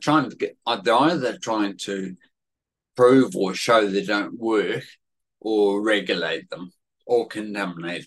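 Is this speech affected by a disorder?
Yes: cerebellar atrophy, genetic; speech affected, worse with tiredness or stress, worse today than usual.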